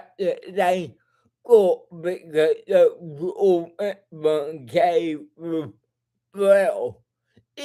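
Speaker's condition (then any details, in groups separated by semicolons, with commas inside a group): Cerebral palsy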